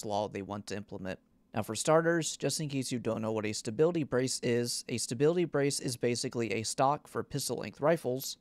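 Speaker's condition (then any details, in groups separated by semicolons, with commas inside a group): No condition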